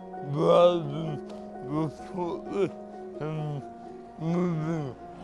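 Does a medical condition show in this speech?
Yes: cerebral palsy; from birth, affects movement and speech.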